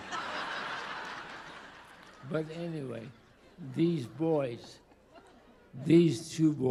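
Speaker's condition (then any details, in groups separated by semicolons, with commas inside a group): ALS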